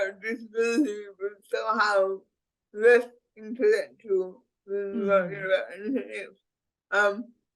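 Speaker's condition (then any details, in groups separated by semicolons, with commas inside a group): Cerebral palsy; speech impediment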